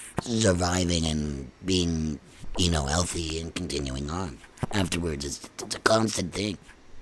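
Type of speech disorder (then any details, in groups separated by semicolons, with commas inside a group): Electrolarynx speech; laryngectomy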